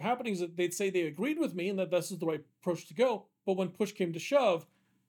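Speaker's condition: No condition

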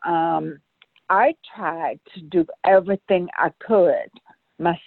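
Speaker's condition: Brain aneurysm rupture; sounds different than before, speech leads people to think deaf

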